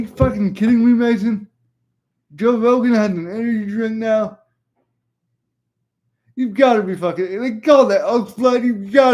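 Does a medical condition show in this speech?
Yes: cerebral palsy; voice tone sometimes odd.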